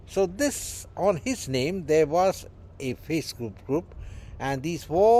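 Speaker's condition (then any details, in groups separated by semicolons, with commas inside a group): No condition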